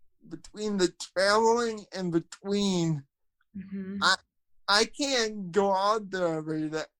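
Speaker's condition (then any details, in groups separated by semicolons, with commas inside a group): Cerebral palsy, spastic quadriplegia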